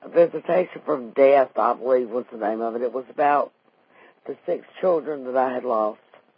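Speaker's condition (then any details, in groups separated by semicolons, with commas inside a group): Vocal cord paralysis after stroke, unilateral vocal fold paralysis; types with one hand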